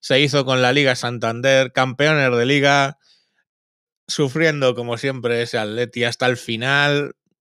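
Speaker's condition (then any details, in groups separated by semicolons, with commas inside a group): No condition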